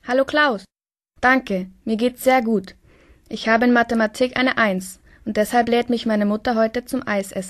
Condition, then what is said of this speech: None; typical speech.